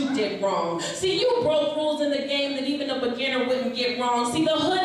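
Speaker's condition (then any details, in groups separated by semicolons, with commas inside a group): No condition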